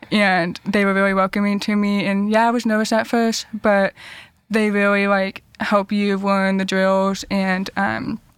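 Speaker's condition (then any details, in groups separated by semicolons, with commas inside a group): Deafness; cochlear implants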